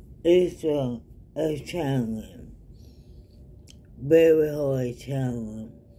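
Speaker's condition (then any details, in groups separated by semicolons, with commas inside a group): ALS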